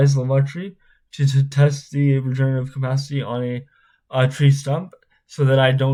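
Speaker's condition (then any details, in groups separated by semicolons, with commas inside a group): Spastic cerebral palsy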